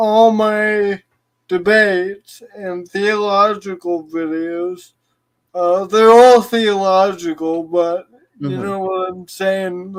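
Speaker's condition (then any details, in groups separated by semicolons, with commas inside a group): Cerebral palsy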